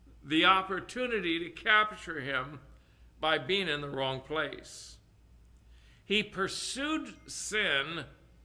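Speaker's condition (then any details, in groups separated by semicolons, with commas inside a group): No condition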